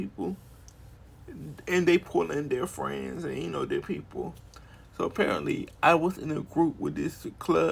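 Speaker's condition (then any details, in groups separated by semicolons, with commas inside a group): Cerebral palsy; wheelchair user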